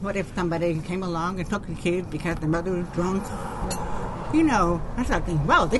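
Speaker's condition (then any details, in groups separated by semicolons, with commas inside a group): Deafness, profound, genetic, severe; cochlear implants for a couple of years, bypass damaged nerve, formerly hearing aids, groups still hard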